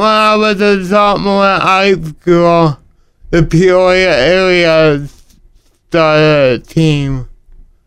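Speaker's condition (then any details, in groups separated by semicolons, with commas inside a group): Cerebral palsy; talking affected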